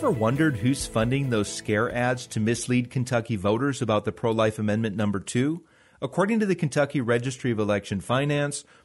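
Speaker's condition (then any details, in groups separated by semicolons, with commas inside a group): No condition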